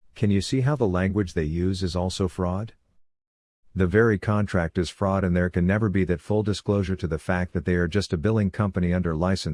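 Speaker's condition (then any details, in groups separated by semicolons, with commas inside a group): No condition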